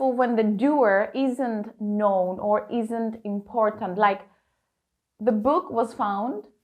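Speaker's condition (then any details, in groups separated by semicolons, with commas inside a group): No condition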